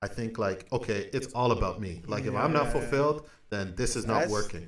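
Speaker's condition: No condition

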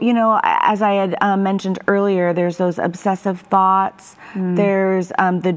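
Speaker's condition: No condition

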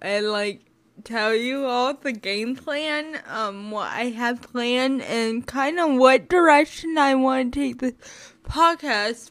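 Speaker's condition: Cerebral palsy; chronic illness and disability

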